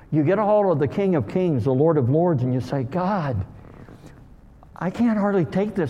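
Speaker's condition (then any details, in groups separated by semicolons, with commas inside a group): Cleft lip and palate; called hair lip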